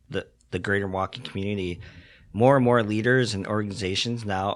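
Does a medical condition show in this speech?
Yes: cleft lip and palate; congenital.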